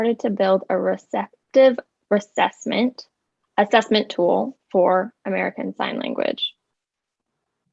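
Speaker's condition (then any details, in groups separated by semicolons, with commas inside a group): No condition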